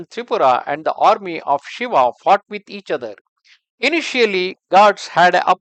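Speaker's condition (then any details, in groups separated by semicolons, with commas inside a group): No condition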